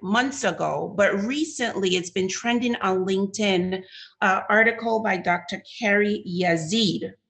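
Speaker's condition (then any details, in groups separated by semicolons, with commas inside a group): No condition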